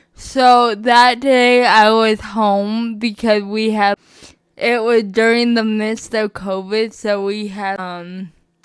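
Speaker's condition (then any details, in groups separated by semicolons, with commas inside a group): Spastic cerebral palsy, mixed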